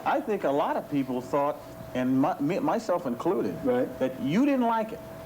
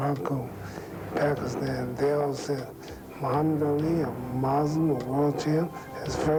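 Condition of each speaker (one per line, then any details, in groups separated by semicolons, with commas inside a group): No condition
Parkinson's syndrome; no tremor, no physical weakness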